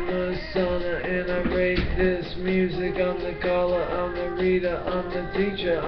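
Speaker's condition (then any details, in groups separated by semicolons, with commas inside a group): Brain injury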